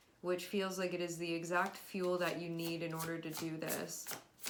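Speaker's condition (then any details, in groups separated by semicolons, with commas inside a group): No condition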